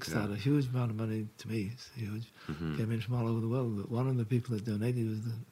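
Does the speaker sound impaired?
Yes: Parkinson's; diagnosed about 4 years ago; no typical shaking, very focused walking, symptoms held off through meditation, wife Laurie does 95% of chores.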